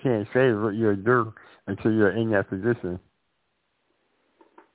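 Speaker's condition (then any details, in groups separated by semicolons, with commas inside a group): Muscular dystrophy with tracheostomy; born with muscular dystrophy, wheelchair user since age 12; voice distorted by tracheostomy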